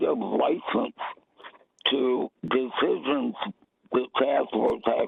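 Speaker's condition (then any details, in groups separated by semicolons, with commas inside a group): Vocal cord cancer; difficulty speaking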